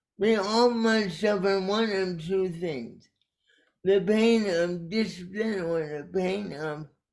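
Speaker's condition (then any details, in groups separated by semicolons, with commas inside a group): Cerebral palsy; caused by brainstem aneurysm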